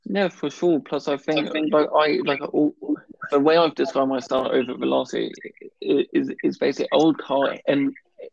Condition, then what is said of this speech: Stuttering. But when I'm less sociable, like working from home, my stammer can be quite bad.